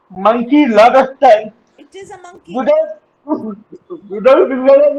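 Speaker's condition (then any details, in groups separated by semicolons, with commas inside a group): Cerebral palsy; uses wheelchair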